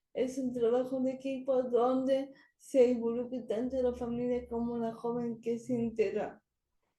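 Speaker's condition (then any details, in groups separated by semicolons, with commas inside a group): Cerebral palsy; speech not very good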